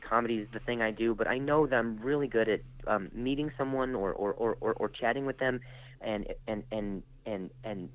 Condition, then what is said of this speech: Stuttering. You know, it's my stigma in my own head is always finding the appropriate time to say to the audience, hey, you know, I stutter,